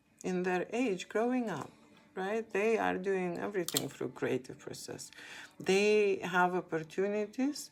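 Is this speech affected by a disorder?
No.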